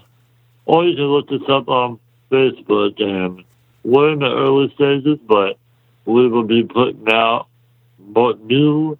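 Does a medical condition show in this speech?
Yes: muscular dystrophy; congenital, extremely rare type, exact type unknown, myotubular myopathy ruled out about 4 years ago.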